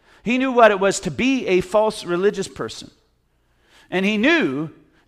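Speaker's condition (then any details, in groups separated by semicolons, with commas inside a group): No condition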